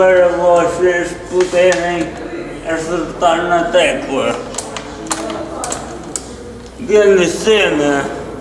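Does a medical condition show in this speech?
Yes: cerebral palsy.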